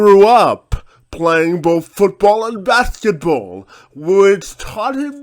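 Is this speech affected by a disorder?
Yes: cerebral palsy; spastic quadriplegic.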